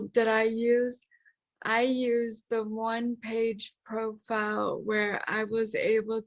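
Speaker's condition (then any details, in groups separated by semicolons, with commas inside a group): Traumatic brain injury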